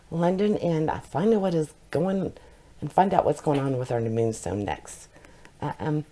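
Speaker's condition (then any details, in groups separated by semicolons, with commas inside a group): No condition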